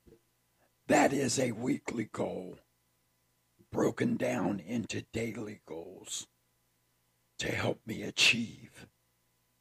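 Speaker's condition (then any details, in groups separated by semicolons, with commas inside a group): Partial laryngectomy; laryngeal cancer, recurring tumor paralyzing vocal cords, repeated surgeries, emergency half voice box removal, tracheostomy tube; sudden painless near-whisper at onset, no speech after laryngectomy, taught to speak with tracheostomy tube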